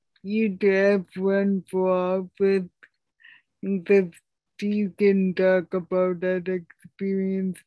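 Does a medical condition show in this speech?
Yes: speech disability; lines repeated aloud by a helper after each phrase.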